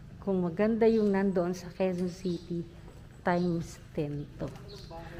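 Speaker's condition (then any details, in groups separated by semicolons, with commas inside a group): No condition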